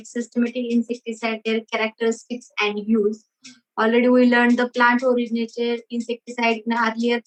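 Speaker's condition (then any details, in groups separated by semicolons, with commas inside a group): No condition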